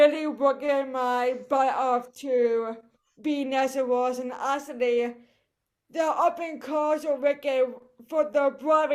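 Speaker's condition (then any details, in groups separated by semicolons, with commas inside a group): Cerebral palsy; voice affected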